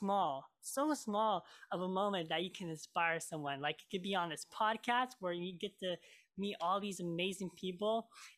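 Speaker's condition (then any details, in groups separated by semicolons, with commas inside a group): Cleft lip and palate; major closure surgery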